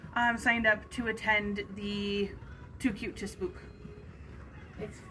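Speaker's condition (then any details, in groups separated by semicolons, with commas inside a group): No condition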